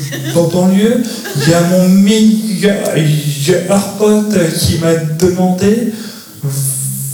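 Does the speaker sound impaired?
Yes: stuttering; stuttering since childhood, diagnosed around age 4, first misdiagnosed as Gilles de la Tourette by psychiatrist; struggles to get words out, restarts hard words; here repeated sounds, prolonged sounds.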